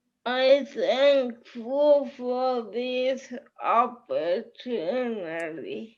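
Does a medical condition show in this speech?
Yes: cerebral palsy; powerchair user.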